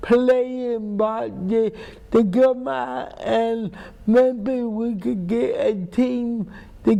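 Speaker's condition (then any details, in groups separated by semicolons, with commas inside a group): Cerebral palsy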